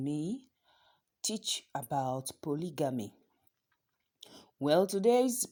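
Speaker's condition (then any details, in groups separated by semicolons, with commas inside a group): No condition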